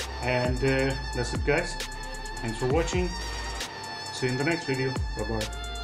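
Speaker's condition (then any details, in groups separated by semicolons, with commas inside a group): No condition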